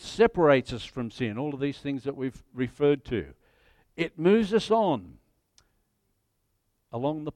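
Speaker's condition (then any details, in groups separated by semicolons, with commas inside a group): No condition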